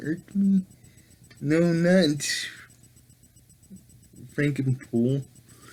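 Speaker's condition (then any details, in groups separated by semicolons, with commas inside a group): Cerebral palsy; able to speak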